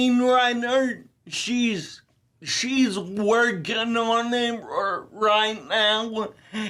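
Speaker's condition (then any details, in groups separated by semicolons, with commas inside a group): Ataxia telangiectasia; rare muscular dystrophy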